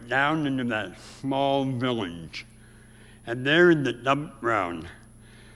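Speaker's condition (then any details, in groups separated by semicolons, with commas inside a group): Severe speech impediment; white woman taught tongue movement, chewing food and speaking, impediment heard on radio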